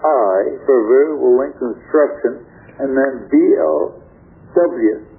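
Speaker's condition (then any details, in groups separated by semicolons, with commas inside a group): Stroke affecting throat muscles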